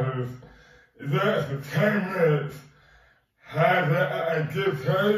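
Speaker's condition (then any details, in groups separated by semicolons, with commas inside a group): Dystonia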